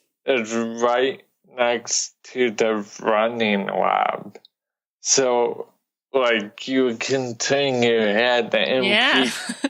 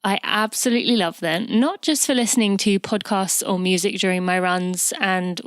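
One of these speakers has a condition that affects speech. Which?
The first: cerebral palsy; from birth, diagnosed about age three, affects walking and running; mid-range severity, runs competitively; lifelong speech impediment, worked to reduce it.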